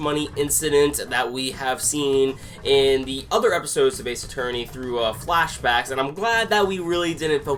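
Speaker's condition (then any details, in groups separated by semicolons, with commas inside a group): No condition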